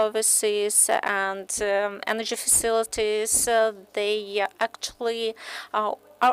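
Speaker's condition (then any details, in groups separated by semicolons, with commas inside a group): No condition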